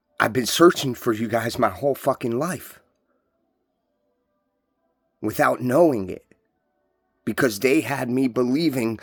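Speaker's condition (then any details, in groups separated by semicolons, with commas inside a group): No condition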